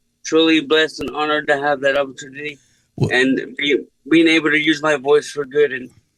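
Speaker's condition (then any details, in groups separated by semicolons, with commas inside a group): Cerebral palsy; speech unaffected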